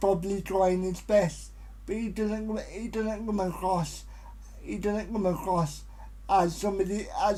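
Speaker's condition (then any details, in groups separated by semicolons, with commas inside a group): Cerebral palsy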